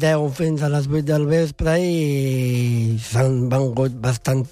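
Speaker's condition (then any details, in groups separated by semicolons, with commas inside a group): Down syndrome; congenital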